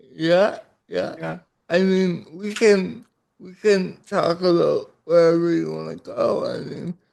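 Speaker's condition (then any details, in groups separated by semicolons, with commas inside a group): Cerebral palsy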